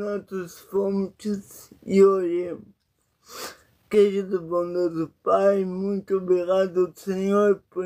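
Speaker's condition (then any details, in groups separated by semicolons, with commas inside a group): Paralysis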